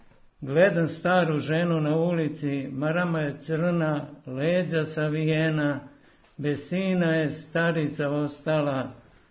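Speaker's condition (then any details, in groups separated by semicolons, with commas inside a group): Parkinson's disease; reports no difficulties from the illness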